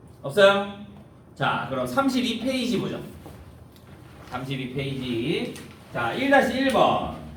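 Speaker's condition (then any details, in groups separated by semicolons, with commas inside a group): No condition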